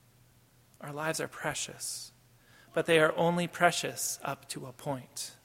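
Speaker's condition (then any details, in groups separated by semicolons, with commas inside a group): No condition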